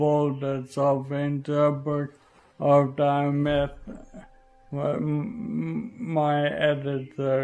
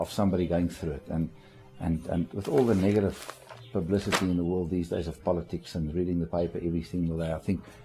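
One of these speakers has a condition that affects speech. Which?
The first: Friedreich's ataxia; genetic degenerative neuromuscular disorder; deteriorating, falling and writing difficulty since childhood.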